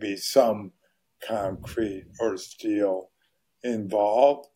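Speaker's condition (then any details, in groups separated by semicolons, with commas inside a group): ALS; voice very hoarse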